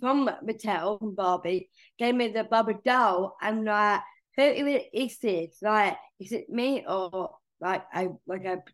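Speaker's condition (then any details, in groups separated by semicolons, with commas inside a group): Down syndrome; major heart surgery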